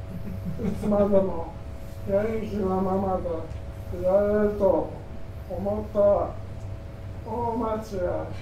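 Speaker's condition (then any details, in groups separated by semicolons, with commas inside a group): ALS; uses ventilator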